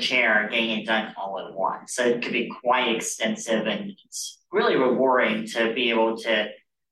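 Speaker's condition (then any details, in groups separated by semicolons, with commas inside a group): Cleft lip and palate; born with cleft lip and cleft palate, childhood care at Washington University St. Louis children's team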